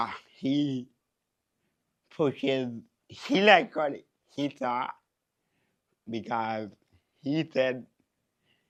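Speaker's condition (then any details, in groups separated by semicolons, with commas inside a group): Cerebral palsy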